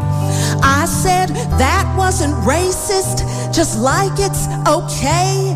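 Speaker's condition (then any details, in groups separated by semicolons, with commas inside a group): No condition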